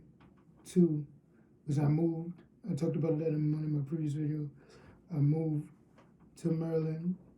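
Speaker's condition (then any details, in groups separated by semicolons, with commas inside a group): Cerebral palsy, spastic diplegia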